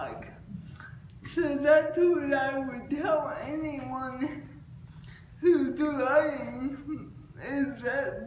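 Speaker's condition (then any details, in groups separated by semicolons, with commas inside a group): Cerebral palsy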